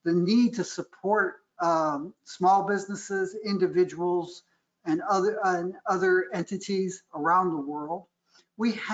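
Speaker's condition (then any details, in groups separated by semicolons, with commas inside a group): No condition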